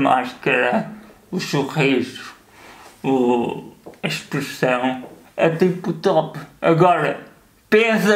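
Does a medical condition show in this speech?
Yes: cerebral palsy.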